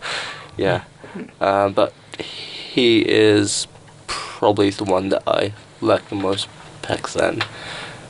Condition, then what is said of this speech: Stuttering. And for some reason, because of the inflection of how I talk when it's like this, I don't stutter.